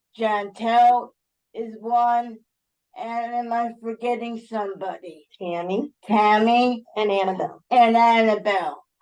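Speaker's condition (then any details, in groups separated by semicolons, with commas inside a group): Cerebral palsy; uses wheelchair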